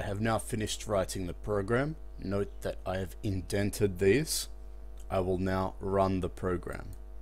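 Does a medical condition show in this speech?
No.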